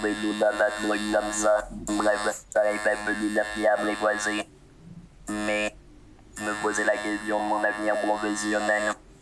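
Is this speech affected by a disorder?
Yes: total pharyngolaryngectomy; first cancer 3 years ago, chemoradiotherapy, tracheal stenosis, second cancer, partial oesophagectomy, neck dissection; speaks with laryngophone electrolarynx, speech therapy since january for oro-oesophageal voice, phonatory prosthesis asked about; no natural voice, cannot shout or laugh, phone understood only by family, caregivers, lost in noise.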